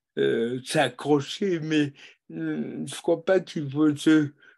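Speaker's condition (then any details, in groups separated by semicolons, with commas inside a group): Cerebral palsy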